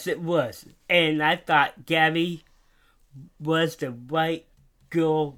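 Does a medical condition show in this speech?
Yes: Down syndrome.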